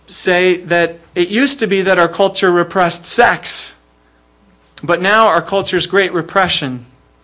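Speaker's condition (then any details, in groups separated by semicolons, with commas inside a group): No condition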